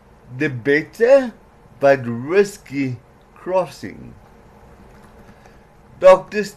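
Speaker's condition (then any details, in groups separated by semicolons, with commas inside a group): Cerebral palsy; legs affected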